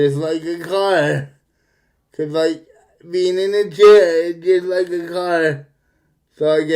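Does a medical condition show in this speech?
Yes: cerebral palsy.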